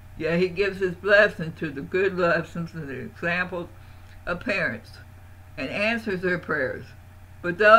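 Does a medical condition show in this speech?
Yes: Parkinson's.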